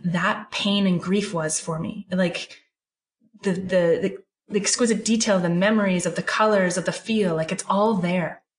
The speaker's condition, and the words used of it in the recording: No condition.